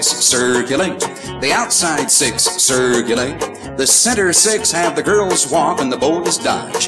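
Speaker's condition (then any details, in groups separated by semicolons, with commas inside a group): No condition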